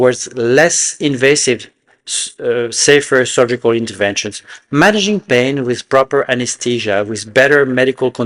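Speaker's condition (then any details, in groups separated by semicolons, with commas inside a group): No condition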